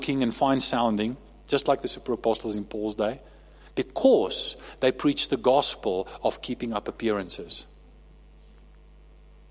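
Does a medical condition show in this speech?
No.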